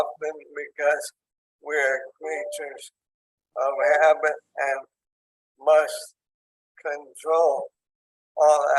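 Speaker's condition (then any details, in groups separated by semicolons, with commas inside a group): ALS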